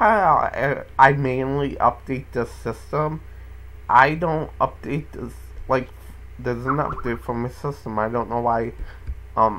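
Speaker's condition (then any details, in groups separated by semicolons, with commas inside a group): Cerebral palsy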